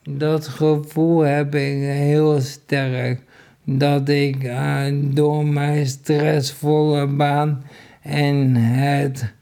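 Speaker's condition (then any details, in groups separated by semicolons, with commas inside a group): ALS; incurable muscle disease, first symptoms cramps; about five years since onset, earlier trials via TriCALS, then self-sought medication for a year; feels speech, swallowing and breathlessness improved on medication, speaks better than eighteen months ago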